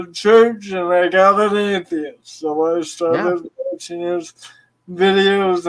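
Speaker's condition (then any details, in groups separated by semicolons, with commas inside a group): Cerebral palsy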